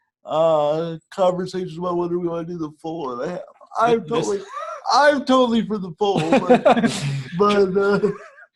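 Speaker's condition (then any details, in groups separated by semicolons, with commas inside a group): Cerebral palsy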